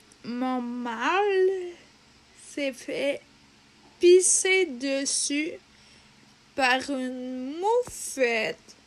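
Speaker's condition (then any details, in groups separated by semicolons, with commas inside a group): Ataxia; degenerative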